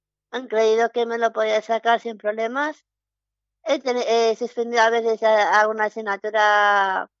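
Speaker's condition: Down syndrome; interviewed by telephone

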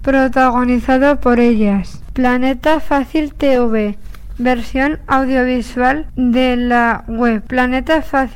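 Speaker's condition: Down syndrome; trisomy 21, extra chromosome, 47 chromosomes instead of 46, from birth

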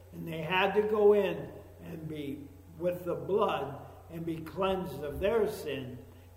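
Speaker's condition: ALS; swallowing

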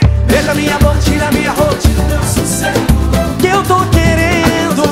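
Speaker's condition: No condition

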